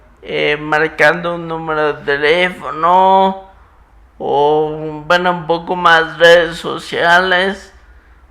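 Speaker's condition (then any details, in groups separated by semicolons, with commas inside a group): Muscular dystrophy; genetic, affects movement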